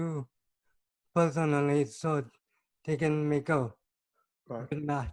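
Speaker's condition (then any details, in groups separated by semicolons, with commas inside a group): Cerebral palsy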